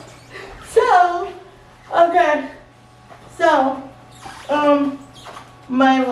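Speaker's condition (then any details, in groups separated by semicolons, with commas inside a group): Spastic quadriplegic cerebral palsy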